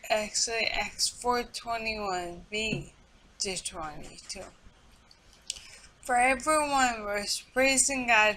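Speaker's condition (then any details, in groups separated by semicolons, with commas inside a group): Multiple sclerosis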